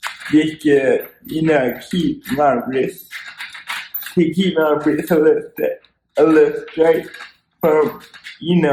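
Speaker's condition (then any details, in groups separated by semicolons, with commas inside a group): Cerebral palsy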